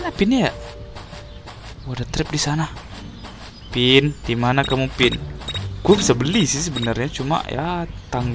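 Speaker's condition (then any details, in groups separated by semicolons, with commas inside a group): No condition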